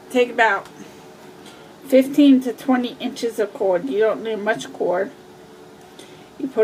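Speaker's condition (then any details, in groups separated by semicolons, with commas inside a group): Cerebral palsy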